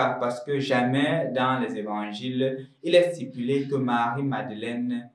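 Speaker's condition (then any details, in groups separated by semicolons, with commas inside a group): No condition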